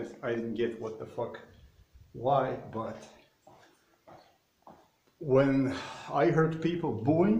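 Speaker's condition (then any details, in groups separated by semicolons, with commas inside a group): No condition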